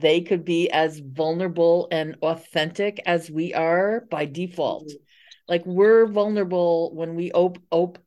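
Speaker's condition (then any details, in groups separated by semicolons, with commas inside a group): No condition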